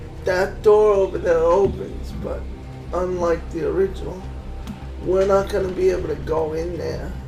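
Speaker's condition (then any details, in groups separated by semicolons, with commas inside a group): Cerebral palsy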